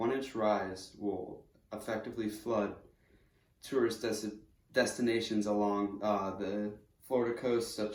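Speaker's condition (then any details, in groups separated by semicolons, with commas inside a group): No condition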